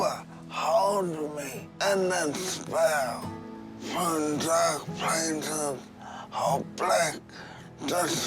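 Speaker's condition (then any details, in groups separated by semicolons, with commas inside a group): Brain injury; long rehab to regain talking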